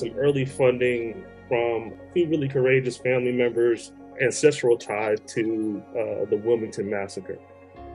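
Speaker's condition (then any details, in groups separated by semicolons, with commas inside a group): No condition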